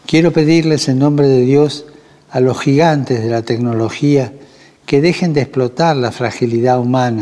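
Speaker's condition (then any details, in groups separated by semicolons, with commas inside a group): No condition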